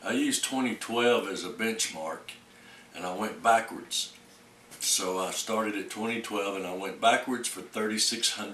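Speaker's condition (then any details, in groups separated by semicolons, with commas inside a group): No condition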